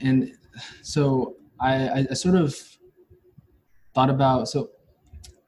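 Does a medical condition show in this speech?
Yes: stuttering; onset around age 5 or 6, biological father and maternal grandfather stutter, childhood speech therapy including easy onset; attends NSA and Stutter Social online support meetings; much worse when hiding it, hardly stutters when relaxed and open, harder at school, grandmother hears none; here repeated words, blocks.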